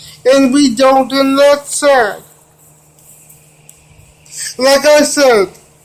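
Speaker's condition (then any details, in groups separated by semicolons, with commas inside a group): Cerebral palsy; wheelchair user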